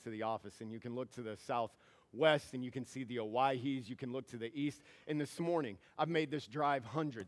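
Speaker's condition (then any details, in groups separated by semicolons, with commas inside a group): No condition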